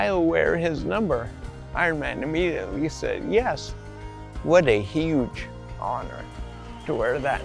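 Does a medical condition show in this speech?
Yes: ALS; bulbar onset.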